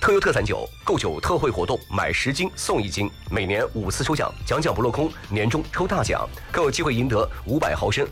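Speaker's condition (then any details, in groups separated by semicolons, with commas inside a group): No condition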